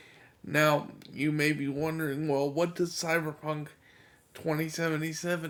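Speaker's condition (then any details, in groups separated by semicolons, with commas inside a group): Cerebral palsy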